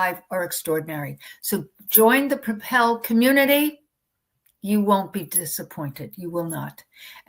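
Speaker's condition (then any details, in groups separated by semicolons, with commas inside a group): No condition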